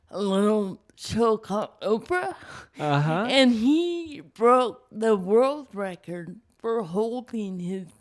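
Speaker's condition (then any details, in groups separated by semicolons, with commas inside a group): Cerebral palsy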